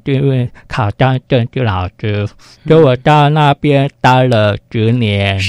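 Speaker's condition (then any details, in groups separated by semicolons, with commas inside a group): Hearing impairment; congenitally deaf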